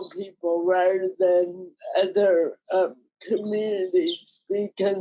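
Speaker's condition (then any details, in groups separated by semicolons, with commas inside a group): Cerebral palsy; mild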